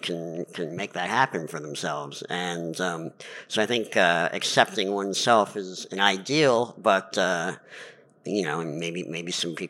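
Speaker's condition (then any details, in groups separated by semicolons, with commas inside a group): Cleft palate; lifelong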